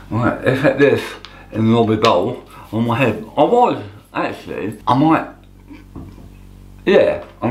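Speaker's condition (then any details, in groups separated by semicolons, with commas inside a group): Tongue cancer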